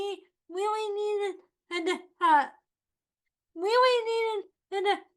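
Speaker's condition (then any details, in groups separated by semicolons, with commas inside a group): Cerebral palsy, spastic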